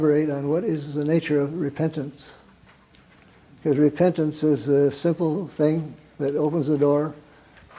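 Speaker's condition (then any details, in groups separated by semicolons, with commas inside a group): Parkinson's; wakes at night, gets up around 3 am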